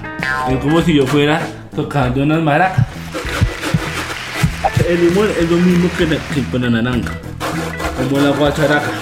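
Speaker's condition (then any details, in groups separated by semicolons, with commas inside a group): Down syndrome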